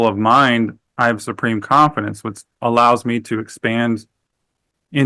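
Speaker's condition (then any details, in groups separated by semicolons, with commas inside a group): No condition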